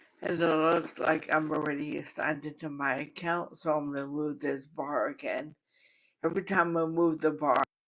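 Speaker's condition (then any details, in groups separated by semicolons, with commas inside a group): Bulbar onset ALS, speech-generating device; learning AAC device, uses eye tracker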